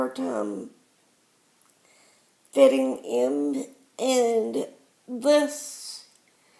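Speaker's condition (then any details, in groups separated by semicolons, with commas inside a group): Cerebral palsy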